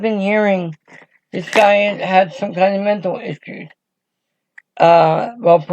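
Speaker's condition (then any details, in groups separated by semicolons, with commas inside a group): Cerebral palsy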